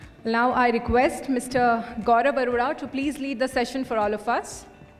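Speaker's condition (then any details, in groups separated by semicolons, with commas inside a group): No condition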